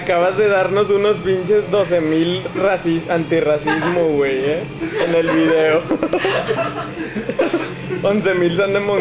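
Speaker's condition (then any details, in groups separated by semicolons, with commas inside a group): No condition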